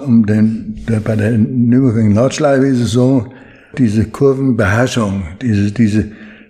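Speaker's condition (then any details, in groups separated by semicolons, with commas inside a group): Parkinson's disease; limits daily routine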